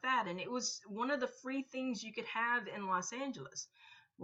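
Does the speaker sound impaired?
No.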